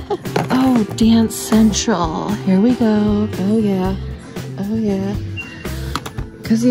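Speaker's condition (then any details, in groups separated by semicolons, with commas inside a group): No condition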